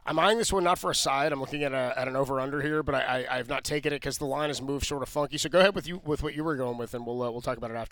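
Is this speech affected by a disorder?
No.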